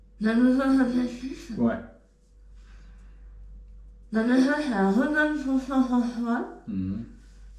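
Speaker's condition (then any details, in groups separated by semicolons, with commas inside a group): Tongue cancer; eating difficulty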